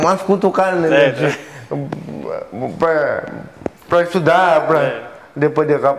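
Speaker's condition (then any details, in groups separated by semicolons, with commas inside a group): Cerebral palsy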